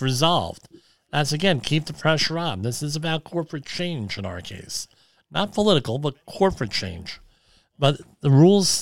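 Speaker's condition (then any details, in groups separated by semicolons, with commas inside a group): Cleft lip and palate; present since childhood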